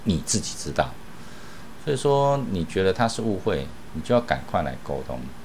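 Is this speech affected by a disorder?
No.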